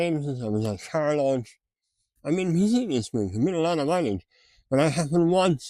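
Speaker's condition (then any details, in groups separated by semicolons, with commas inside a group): Mouth cancer surgery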